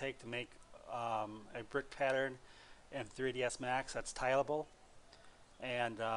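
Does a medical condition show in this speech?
No.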